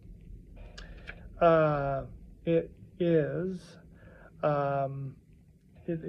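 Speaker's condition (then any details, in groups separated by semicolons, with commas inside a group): Primary lateral sclerosis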